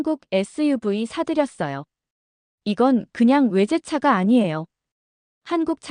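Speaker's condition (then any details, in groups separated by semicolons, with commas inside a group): No condition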